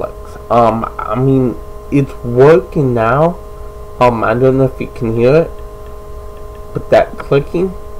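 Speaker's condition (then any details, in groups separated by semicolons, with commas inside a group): Cerebral palsy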